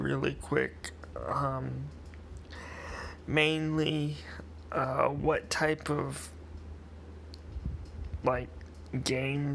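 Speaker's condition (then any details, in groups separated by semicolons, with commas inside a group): Cerebral palsy, mild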